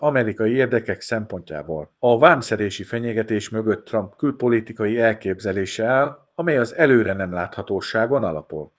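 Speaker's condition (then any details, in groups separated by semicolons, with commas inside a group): No condition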